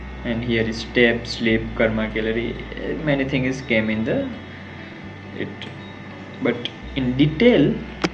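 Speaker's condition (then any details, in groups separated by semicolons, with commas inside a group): No condition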